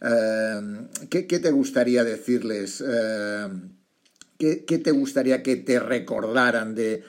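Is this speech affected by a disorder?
No.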